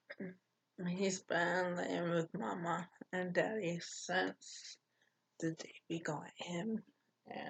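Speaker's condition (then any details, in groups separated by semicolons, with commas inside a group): Cerebral palsy; poor balance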